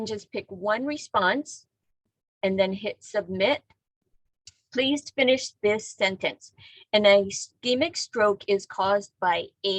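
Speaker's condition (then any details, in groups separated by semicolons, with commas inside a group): No condition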